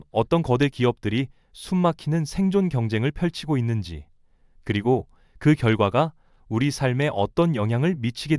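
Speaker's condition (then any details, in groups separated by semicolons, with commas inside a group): No condition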